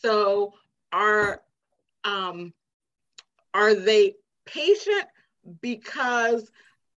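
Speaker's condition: Aphasia; aphasia still present, memory relatively stronger; past speech therapy, speech therapist helped set up Constant Therapy app

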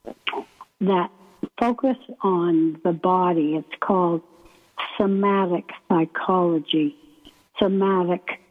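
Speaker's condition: ALS; limb onset in right foot, symptoms about a year before diagnosis, year of testing, uses Beasy board transfer board; progressed, muscles too weak for standard transfer board, breathing muscles affected; hard to breathe and speak, voice may sound weak or hard to understand, paces speech with breathing

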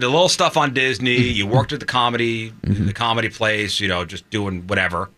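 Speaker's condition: No condition

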